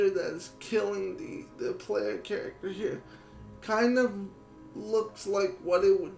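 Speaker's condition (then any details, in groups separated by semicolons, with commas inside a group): Cerebral palsy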